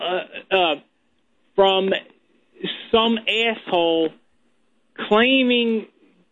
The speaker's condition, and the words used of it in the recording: Stuttering. I think I got what the hint, I know it's difficult for you to talk, so let me cut to the bottom line here.